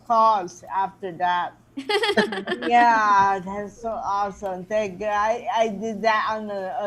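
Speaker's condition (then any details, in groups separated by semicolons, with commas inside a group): Mild cerebral palsy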